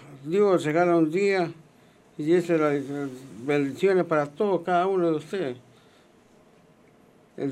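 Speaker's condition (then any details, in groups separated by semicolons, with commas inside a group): Parkinson's disease; onset 15 years ago, treated 5 years, earlier whole-body tremor, could not walk or eat, walker; no tremor now, Levocar one daily, treated by Dr. Michile of Buenos Aires, long-distance cycling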